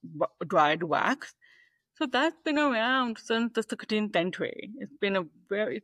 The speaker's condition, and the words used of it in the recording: Deafness. And I know a little bit of sign language, but I'm not surrounded by signers.